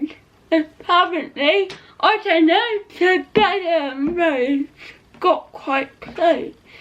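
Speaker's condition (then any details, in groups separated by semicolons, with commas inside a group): Cerebral palsy; not quadriplegic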